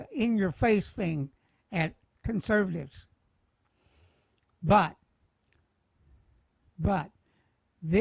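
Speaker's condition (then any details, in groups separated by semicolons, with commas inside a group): Head cancer surgery; squamous cell carcinoma, surgery neck to jaw, part of tongue removed; speech affected by surgery, swallowing and breathing difficulty after surgery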